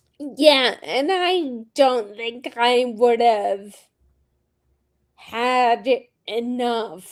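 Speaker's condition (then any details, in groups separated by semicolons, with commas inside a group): Friedreich's ataxia; handwriting and speech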